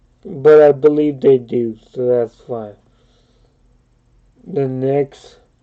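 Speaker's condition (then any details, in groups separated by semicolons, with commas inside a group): Cerebral palsy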